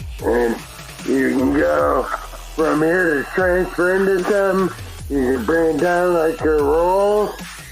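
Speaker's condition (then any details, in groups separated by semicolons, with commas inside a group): Traumatic brain injury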